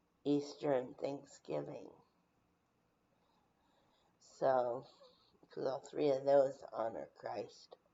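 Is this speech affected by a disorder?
Yes: brain injury.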